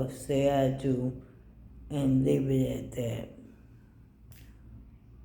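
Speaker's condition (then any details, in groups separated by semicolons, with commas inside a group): ALS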